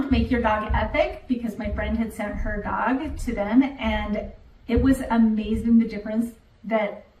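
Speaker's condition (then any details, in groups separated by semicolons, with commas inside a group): No condition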